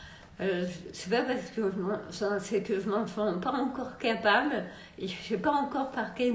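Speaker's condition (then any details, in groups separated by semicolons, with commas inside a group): Multiple sclerosis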